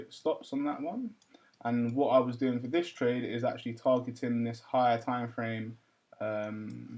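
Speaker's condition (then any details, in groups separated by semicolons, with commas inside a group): No condition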